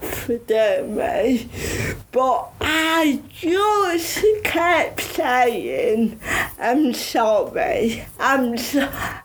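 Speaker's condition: Cerebral palsy; affects speech and mobility

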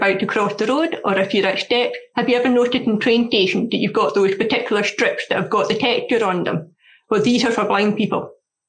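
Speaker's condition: Deafness; learned to speak through speech therapy

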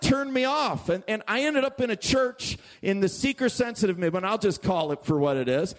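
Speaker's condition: No condition

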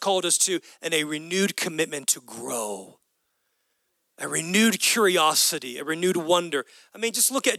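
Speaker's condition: No condition

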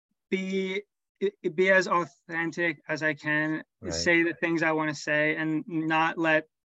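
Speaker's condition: Stuttering; developmental stuttering, onset at age 7 just before first grade, extended family history; still stutters, grew more prominent in childhood, formerly avoided speaking, past fluency-technique therapy with breathing, later acceptance therapy with Josh, tried psychiatrist-prescribed stuttering medication; prolonged sounds, blocks

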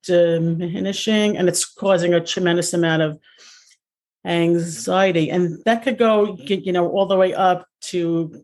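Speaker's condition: Stuttering; prolonged sounds

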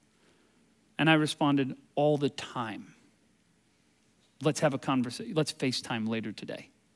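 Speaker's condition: No condition

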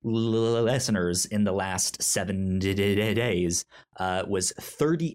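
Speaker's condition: Stutter; stutter when talking; repeated sounds, prolonged sounds

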